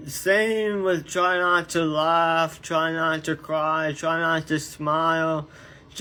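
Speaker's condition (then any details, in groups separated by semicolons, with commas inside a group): Tongue cancer surgery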